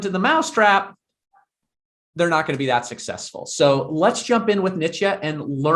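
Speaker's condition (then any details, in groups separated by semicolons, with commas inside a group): No condition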